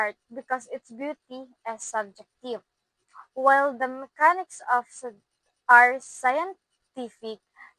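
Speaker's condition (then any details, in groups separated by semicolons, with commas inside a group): No condition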